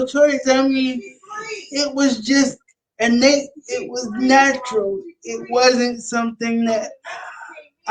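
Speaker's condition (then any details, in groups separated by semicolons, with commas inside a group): Cerebral palsy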